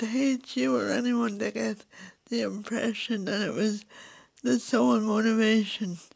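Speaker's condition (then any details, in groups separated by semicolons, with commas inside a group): Cerebral palsy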